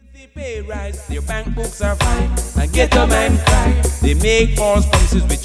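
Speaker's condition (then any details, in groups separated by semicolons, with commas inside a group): No condition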